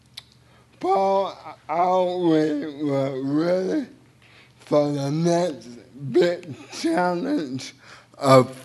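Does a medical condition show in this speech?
Yes: cerebral palsy; involuntary hand movements; speech a little unclear, a little difficult.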